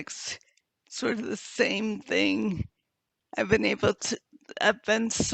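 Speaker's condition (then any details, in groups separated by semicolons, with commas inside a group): Multiple sclerosis; quadriplegic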